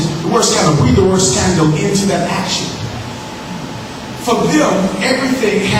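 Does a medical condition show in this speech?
No.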